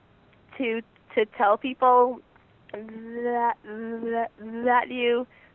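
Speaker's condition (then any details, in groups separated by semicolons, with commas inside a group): Stuttering; stuttering since beginning to talk, speech therapy with own speech therapist; about 18, starting college, therapy every two weeks, summer three-session intensive, Friends National Association; needs extra time to speak, letters to teachers, friends avoid filling in words; repeated sounds, repeated words, blocks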